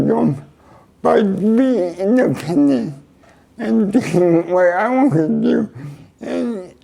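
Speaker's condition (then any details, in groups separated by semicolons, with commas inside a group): Cerebral palsy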